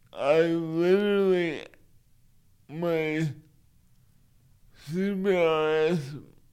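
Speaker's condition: Cerebral palsy; wheelchair user 99.9% of the time

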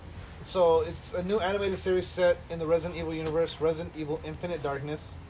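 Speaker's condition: No condition

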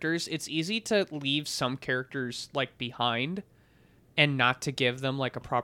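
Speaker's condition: No condition

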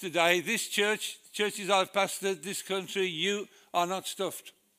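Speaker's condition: Parkinson's disease; dragging foot

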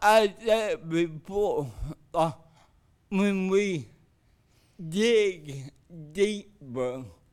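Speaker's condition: Cerebral palsy

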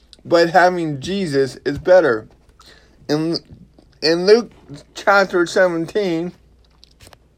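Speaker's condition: Cerebral palsy; not healed

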